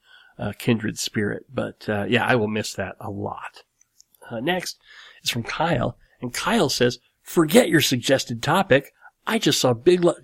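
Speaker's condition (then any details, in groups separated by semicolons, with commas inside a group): Cleft lip and palate; nose still slightly crooked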